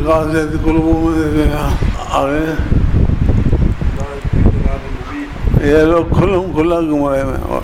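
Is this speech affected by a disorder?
Yes: difficulty speaking.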